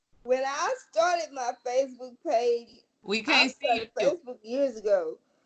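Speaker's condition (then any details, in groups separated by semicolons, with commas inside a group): Cerebral palsy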